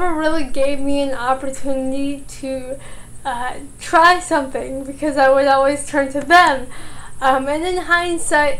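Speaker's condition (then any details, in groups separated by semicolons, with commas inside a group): Cerebral palsy, mild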